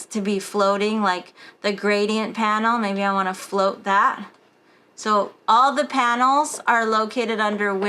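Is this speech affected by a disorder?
No.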